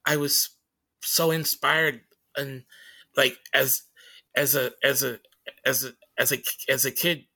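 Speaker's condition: Stutter; stutter noticeable during interview; repeated words

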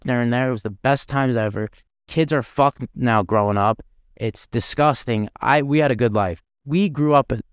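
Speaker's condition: No condition

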